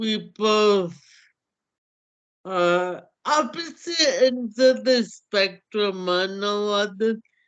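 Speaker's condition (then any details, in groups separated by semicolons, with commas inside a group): Cerebral palsy; hamstring treatment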